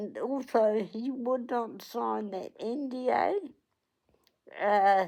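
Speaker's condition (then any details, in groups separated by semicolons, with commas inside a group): Cerebral palsy; onset at 8 days old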